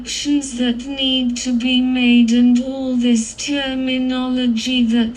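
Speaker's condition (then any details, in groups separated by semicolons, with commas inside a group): Cerebral palsy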